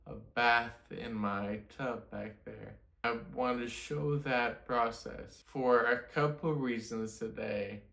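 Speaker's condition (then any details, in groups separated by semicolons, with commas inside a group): Friedreich's ataxia; uses ceiling lift for transfers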